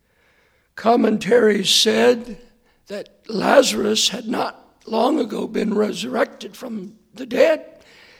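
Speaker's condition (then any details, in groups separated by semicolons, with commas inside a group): Hoarseness after vocal cord surgery; hard to hear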